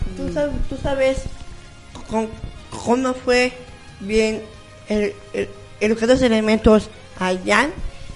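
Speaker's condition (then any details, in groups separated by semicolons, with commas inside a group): Down syndrome; congenital, boy of about thirteen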